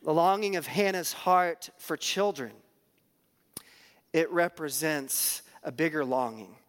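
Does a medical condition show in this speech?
No.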